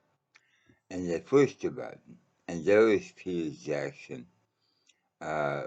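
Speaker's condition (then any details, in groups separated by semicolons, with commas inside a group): Mouth cancer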